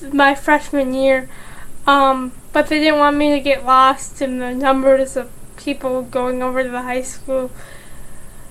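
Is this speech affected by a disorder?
Yes: cerebral palsy.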